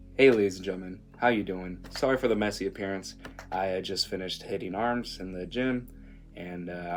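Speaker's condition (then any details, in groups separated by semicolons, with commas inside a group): No condition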